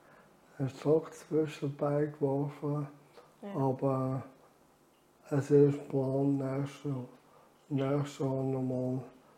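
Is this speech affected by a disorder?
Yes: ALS; diagnosed at age 43, handwriting failed early, uses computer aids with mouse; reduced air makes talking effortful.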